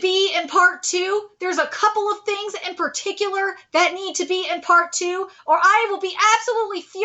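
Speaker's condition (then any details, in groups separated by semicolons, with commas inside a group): No condition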